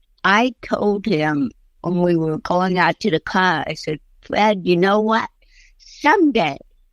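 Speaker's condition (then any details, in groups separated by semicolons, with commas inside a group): Cerebral palsy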